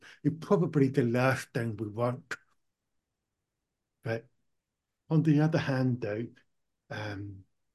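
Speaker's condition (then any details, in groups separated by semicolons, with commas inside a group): Profound deafness, born profoundly deaf, cochlear implant; cochlear implant about 20 years, hears nothing with implant off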